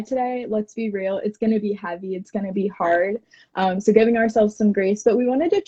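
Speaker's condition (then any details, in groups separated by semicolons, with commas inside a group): No condition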